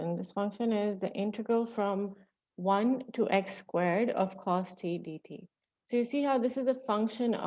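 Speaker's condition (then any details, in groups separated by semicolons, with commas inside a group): No condition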